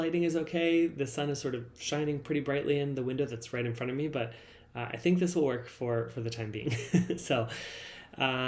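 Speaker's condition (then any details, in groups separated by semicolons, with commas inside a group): No condition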